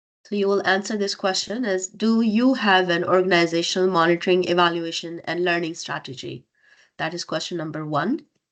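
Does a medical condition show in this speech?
No.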